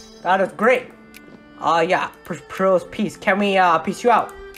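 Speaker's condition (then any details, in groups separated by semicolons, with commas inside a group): No condition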